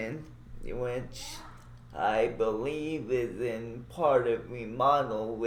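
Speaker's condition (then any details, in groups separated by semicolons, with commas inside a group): Cerebral palsy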